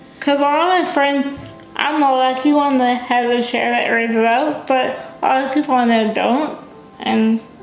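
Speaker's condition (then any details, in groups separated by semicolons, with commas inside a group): Cerebral palsy; prenatal brain injury, uses wheelchair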